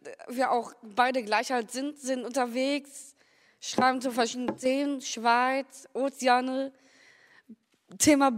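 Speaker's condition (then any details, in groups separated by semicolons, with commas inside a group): Down syndrome; Trisomy 21, from birth; cannot speak freely very well, read prepared question aloud at wahlkampfarena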